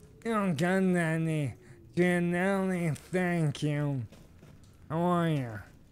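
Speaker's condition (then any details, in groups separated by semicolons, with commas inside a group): ALS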